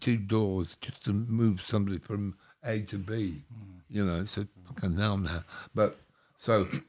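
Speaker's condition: Stroke; mini stroke since last podcast visit

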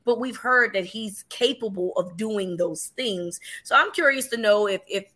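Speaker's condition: No condition

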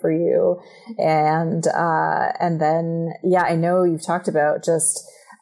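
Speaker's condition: No condition

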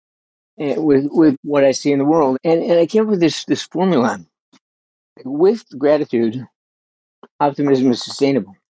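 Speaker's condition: Young-onset Parkinson's disease; spinal surgery

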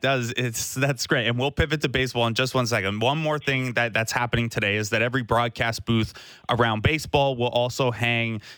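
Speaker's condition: No condition

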